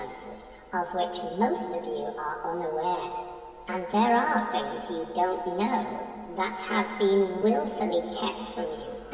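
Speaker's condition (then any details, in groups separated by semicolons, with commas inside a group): No condition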